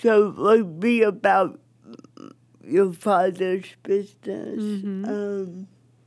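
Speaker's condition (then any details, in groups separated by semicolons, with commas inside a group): Cerebral palsy; balance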